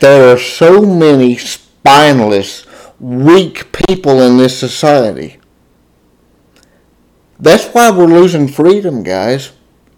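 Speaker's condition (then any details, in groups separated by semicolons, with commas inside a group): Cerebral palsy, spastic diplegia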